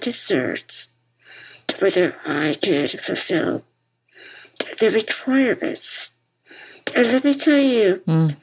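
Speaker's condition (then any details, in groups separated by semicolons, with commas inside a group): Muscular dystrophy; form of muscular dystrophy diagnosed as toddler, wheelchair user, relies on others for most daily activities; bipap machine audible throughout conversation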